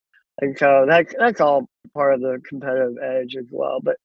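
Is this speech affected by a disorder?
Yes: cleft lip and palate; congenital cleft lip and palate, possibly radiation-related, hole in mouth, could not eat, 23 surgeries, born with one arm.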